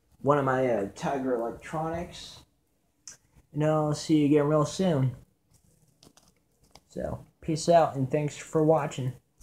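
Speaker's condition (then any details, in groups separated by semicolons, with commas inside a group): No condition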